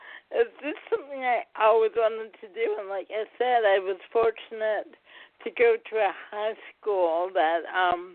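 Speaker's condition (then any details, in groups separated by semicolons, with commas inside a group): Cerebral palsy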